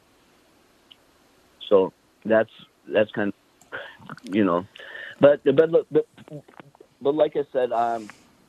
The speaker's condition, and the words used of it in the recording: Stuttering. He still stutters a bit, but nowhere near